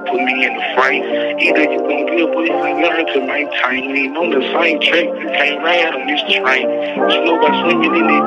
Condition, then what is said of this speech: None; typical speech.